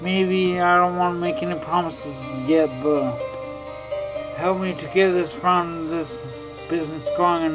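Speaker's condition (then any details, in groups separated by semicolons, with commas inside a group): Traumatic brain injury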